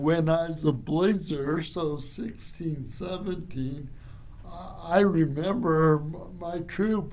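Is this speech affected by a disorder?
Yes: cerebral palsy; childhood bike riding and teen hiking limited.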